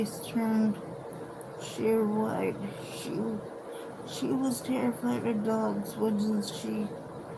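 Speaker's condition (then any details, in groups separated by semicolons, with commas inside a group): Cerebral palsy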